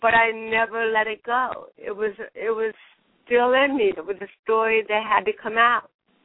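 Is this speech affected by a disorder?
Yes: cerebral palsy; since birth.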